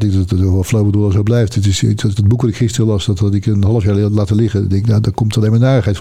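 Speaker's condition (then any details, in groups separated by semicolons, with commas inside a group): Parkinson's disease; progressive, slowly worsening, one foot wobbly and less stable, odd gait; lip tremor that can start suddenly, jaw spasm mostly when falling asleep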